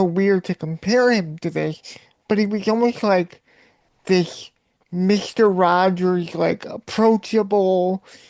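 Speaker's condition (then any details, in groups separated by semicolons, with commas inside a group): Cerebral palsy; voice sometimes sounds childlike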